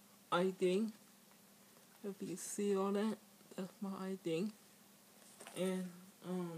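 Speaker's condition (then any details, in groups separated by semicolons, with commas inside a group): Speech impairment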